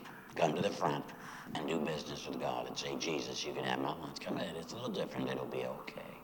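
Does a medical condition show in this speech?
Yes: laryngectomy after throat cancer, voice prosthesis; recurred.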